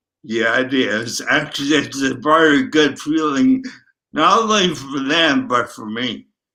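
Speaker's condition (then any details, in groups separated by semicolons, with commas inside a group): Traumatic brain injury, ataxic; tongue affected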